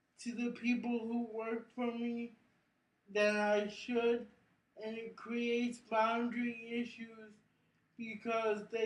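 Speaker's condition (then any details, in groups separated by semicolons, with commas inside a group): Cerebral palsy; brain injury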